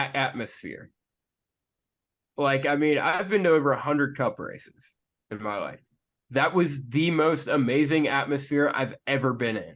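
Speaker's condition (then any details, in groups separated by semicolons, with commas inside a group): No condition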